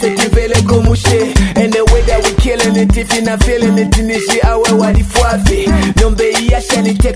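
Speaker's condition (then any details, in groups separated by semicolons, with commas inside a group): No condition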